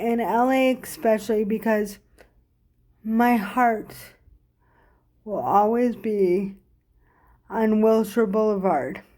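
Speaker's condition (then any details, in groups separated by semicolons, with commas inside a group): Cerebral palsy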